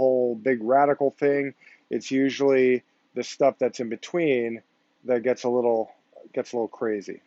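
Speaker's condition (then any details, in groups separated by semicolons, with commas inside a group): No condition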